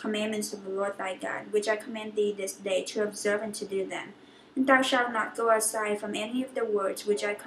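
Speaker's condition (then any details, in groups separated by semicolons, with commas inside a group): No condition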